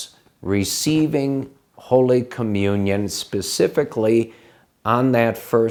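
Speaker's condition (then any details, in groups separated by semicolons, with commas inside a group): No condition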